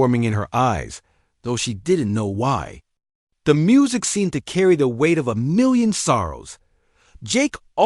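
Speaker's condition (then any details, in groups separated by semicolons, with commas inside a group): No condition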